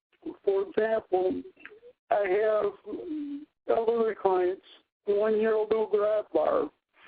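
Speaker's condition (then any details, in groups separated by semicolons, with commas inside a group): Cerebral palsy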